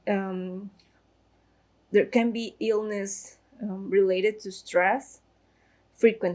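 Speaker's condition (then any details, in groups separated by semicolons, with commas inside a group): No condition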